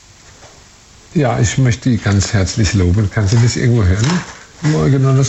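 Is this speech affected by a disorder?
Yes: Parkinson's disease, early onset; onset age 40, first symptom arm not swinging while walking, diagnosed by neurologist via medication response; 20 years since first symptom, symptom-suppressing medication, physiotherapy again, falls 3-4 times daily, limited sport.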